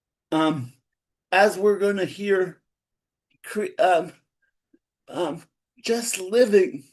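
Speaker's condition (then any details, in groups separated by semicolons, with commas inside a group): Cerebral palsy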